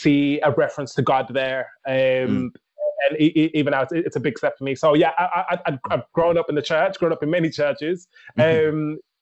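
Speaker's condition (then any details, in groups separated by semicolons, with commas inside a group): Stammer; considered mute, did not speak until age five, needed speech therapy but never had it; stammer audible in recording, uses rhythmic techniques from rapping in everyday speech; chest and mind contract when stammering, even now, rapping Eminem lyrics let speech flow loosely; repeated sounds, repeated words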